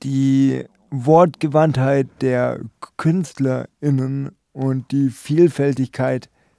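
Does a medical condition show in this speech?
Yes: spastic quadriplegia, tetraspastik; spastic quadriplegia affecting arms and legs, limited fine motor skills, unusual slow gait; writes slowly by hand, needs a hand on stairs without railing; stutters in first sentence, mistaken for drunk, improved by Kasseler Stottertherapie intensive course at about 17.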